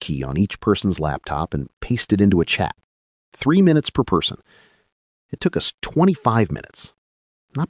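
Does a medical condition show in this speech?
No.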